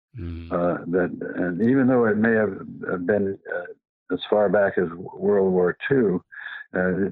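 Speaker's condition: Parkinson's disease

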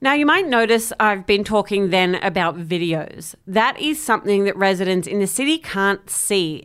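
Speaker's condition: No condition

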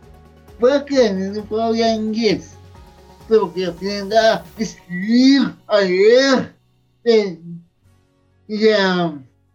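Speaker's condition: Cerebral palsy; speech difficulty, noted as a hurdle for work as lecturer

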